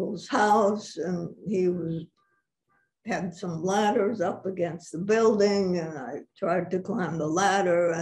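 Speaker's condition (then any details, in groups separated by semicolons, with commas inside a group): Parkinson's; about six years since onset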